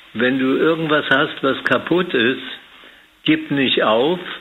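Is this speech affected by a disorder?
Yes: Parkinson's disease; years of hand tremor holding a glass, dismissed as stage fright, diagnosed by neurologist after examination; aged 80, Professor Volkmann of Würzburg University involved.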